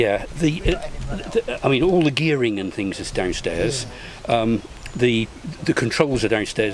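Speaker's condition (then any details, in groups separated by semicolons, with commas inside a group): No condition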